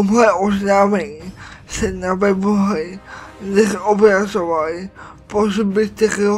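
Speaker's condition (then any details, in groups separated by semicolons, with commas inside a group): Cerebral palsy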